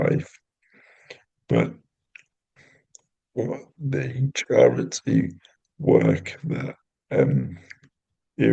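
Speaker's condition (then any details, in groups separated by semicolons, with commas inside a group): Cerebral palsy; intrathecal baclofen pump; neuro physio, occupational therapy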